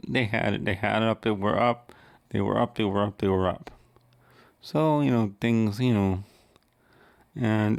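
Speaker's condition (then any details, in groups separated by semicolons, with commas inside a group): Cerebral palsy; wheelchair user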